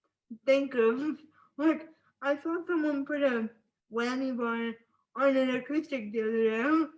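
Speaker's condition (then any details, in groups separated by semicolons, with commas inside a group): Spastic cerebral palsy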